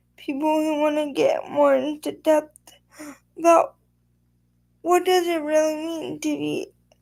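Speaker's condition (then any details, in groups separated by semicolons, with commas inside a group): Quadriplegic spastic cerebral palsy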